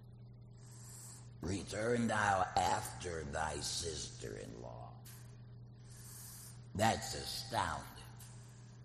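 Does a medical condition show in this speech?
Yes: laryngectomy, voice prosthesis; prior radiation and chemotherapy.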